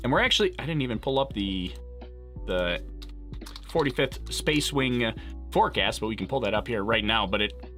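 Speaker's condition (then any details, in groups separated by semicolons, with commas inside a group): No condition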